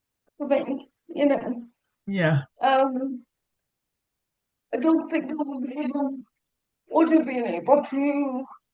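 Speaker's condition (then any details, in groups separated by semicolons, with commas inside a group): Cerebral palsy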